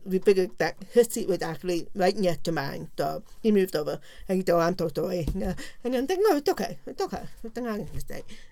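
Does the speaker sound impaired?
Yes: profound deafness; profound deafness left ear, total deafness right ear, diagnosed at age 3, no cochlear implant; wears hearing aid which helps, relies on lip-reading to understand, sits in front row; learned to speak and lip-read in oral pre-preschool, mainstreamed, little ASL now.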